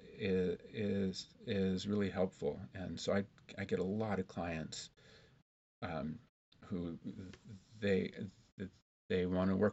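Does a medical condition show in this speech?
Yes: stuttering; stuttering since age 4-6, lifelong, covert through youth and early adulthood, open since mid-20s; h sounds hardest, difficulty saying names beginning with h; here repeated sounds, prolonged sounds.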